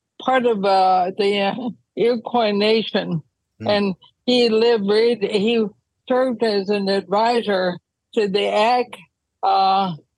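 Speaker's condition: ALS; wheelchair use when traveling

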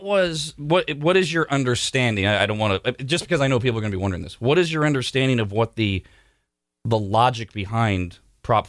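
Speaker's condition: No condition

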